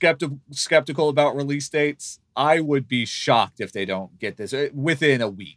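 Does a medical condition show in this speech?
No.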